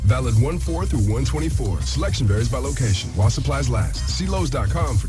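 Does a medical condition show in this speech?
No.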